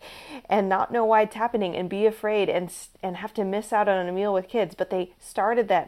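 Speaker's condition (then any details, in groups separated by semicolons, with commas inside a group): No condition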